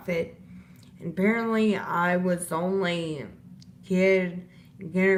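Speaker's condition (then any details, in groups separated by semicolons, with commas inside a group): Disability causing slurred speech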